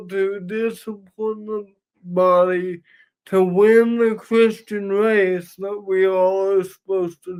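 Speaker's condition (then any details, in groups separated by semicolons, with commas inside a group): Cerebral palsy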